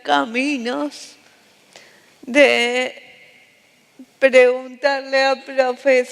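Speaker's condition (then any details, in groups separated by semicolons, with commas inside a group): Cerebral palsy; respiratory arrest at birth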